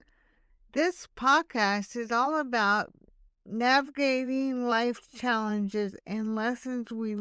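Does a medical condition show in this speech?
Yes: hemiplegic cerebral palsy.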